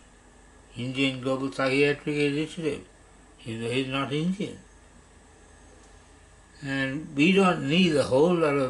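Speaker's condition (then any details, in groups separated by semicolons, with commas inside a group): Parkinson's disease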